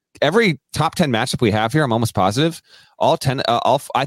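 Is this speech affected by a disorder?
No.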